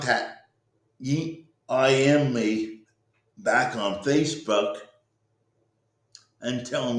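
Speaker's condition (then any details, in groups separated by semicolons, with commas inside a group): Cerebral palsy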